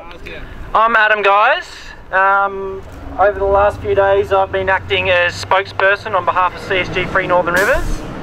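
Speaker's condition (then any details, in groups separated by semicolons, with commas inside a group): No condition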